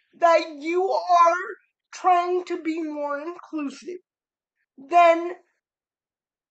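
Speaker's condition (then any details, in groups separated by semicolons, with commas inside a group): Cerebral palsy; spastic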